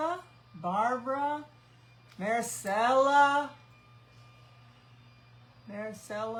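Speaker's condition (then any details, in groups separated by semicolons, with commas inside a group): No condition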